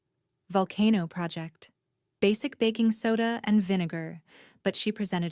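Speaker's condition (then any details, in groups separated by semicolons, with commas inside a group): No condition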